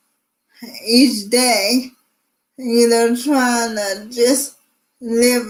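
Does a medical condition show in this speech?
Yes: cerebral palsy.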